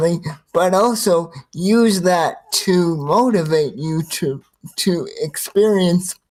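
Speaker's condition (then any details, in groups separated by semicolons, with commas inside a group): Cerebral palsy, spastic quadriplegia, severe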